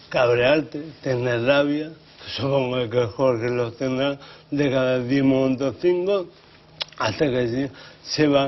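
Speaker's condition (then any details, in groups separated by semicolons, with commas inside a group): Acquired brain injury; traumatic, traffic accident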